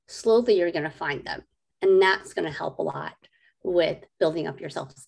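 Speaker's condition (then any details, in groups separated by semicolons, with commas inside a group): Cleft lip and palate; adult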